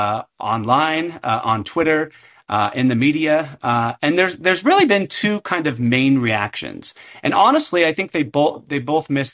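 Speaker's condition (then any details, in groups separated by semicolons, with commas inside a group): No condition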